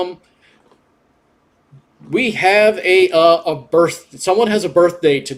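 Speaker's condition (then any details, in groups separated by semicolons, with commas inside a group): No condition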